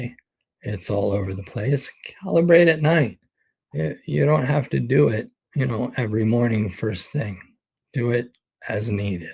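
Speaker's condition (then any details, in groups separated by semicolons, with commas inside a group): ALS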